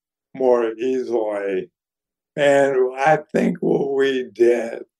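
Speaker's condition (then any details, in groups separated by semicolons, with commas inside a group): ALS; declining health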